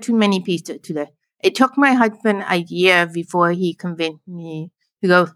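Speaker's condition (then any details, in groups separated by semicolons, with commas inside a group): Deafblind, born deaf; narrowed visual field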